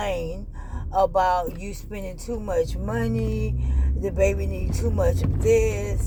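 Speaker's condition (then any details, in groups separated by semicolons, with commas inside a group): ALS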